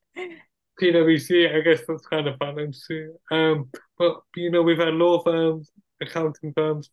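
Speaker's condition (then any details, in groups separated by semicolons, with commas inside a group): Cerebral palsy; wheelchair user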